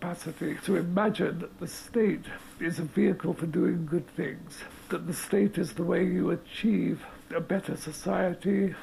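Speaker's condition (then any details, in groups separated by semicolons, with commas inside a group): Motor neurone disease; late stage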